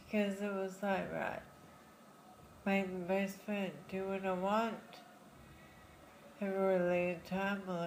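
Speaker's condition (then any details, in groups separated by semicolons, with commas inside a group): Friedreich's ataxia; diagnosed in childhood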